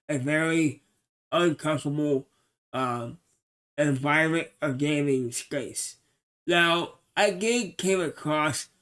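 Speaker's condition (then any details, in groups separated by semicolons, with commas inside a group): Cerebral palsy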